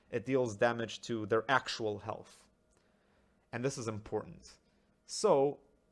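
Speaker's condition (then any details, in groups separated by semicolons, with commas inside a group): No condition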